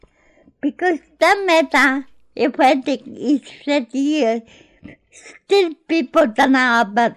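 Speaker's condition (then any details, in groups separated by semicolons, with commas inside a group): Cerebral palsy; had speech problems in childhood, began talking after attending Gruella school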